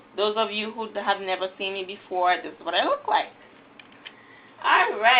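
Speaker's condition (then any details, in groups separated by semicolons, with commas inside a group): No condition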